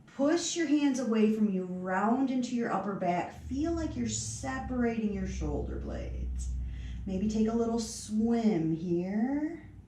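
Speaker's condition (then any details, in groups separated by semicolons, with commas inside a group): No condition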